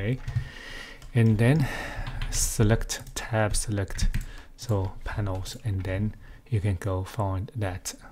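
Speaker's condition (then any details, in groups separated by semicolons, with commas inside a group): No condition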